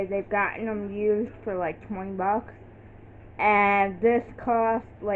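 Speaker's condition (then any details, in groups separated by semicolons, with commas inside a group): Cerebral palsy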